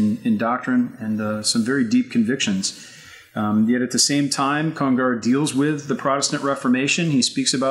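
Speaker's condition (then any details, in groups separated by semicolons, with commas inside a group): No condition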